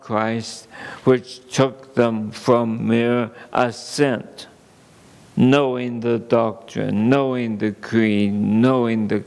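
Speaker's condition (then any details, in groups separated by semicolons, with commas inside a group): ALS; under neurologist care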